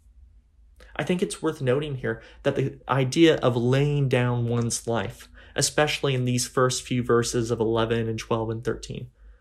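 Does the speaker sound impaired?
No.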